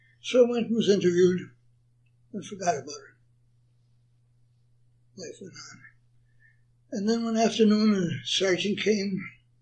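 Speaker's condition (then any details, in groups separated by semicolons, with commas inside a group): Parkinson's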